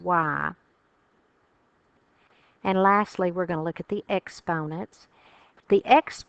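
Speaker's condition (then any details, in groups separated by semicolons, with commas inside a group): No condition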